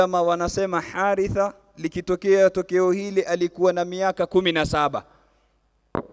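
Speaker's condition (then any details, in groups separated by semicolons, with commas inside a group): No condition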